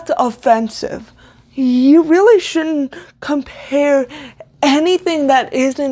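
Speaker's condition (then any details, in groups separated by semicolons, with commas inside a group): Cerebral palsy, severe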